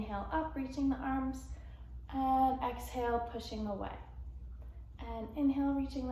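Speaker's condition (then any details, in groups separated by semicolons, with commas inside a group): No condition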